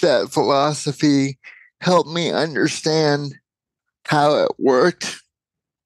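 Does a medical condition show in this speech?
Yes: cerebral palsy.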